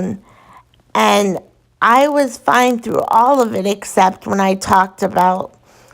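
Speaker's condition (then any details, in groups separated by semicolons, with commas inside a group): Cerebral palsy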